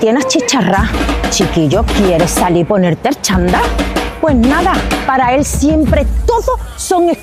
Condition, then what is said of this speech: None; typical speech.